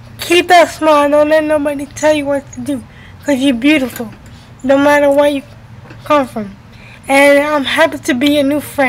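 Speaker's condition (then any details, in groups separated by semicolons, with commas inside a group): Cerebral palsy; uses a wheelchair, had surgery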